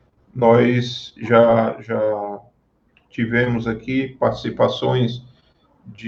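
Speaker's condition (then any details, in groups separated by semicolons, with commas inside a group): No condition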